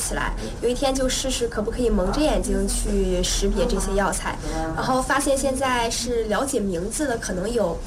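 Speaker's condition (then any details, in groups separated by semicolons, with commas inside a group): No condition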